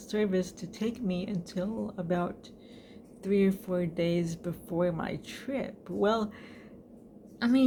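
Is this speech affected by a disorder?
Yes: cerebral palsy.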